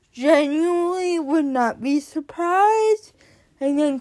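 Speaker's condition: Cerebral palsy; onset before birth

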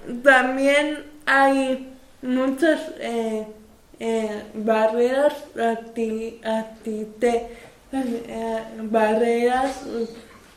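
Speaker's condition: Cerebral palsy; wheelchair user

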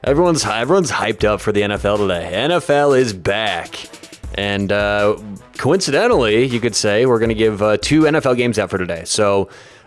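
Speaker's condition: No condition

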